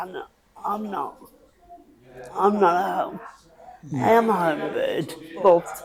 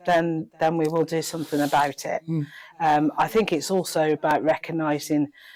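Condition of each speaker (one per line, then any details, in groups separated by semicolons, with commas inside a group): Cerebral palsy; frequent falls
No condition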